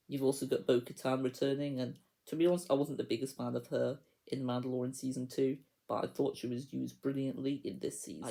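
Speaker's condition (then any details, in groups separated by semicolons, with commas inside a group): No condition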